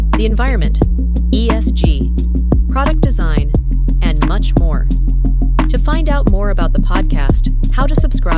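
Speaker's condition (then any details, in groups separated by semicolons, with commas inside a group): No condition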